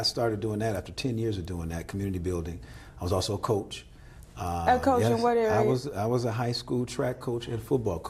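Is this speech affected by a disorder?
No.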